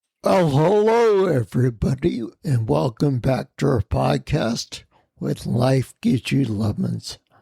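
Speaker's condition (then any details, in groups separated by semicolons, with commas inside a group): Spinocerebellar ataxia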